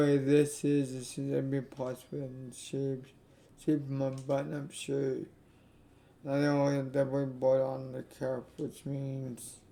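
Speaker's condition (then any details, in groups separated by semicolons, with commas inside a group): Cerebral palsy; affects legs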